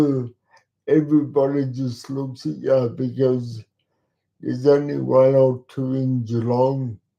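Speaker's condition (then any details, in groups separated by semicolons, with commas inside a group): Cerebral palsy; talks slowly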